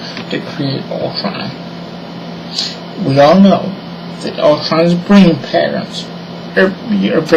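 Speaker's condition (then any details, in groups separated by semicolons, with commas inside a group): Cerebral palsy; diplegia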